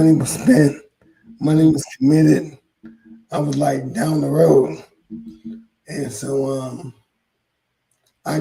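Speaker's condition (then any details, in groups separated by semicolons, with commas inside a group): ALS; hoarse voice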